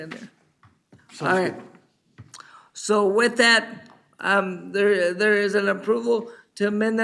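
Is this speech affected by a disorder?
Yes: cerebral palsy.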